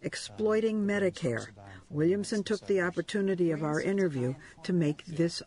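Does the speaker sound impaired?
No.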